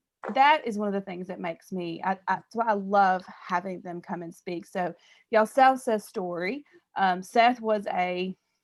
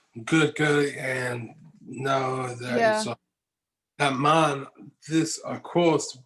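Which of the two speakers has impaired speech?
The second: traumatic brain injury; nine years since injury, speech improved; apraxia and aphasia, cannot get words out, cannot read or write.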